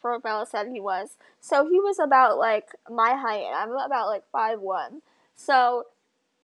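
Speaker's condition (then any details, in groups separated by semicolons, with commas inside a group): Bilateral cleft lip and palate; from birth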